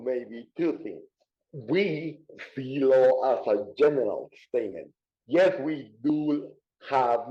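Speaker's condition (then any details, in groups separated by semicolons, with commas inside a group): Cerebral palsy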